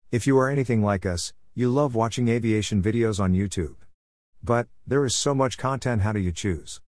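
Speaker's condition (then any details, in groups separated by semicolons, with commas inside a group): No condition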